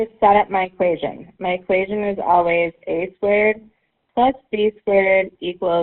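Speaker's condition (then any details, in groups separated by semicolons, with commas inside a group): No condition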